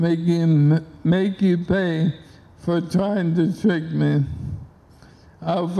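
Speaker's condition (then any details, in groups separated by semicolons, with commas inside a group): ALS; speech expected to be lost, relies on dictation software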